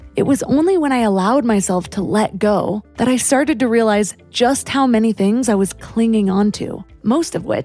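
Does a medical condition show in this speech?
No.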